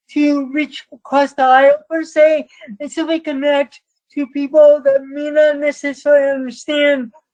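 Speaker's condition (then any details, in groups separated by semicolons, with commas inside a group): Cerebral palsy; from birth, affects movement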